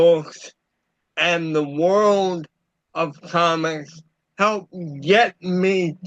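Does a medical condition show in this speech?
Yes: cerebral palsy; about a year after a stroke.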